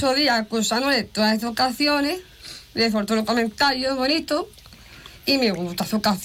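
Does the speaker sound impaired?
Yes: Down syndrome.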